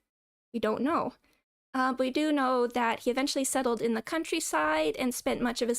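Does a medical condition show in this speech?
No.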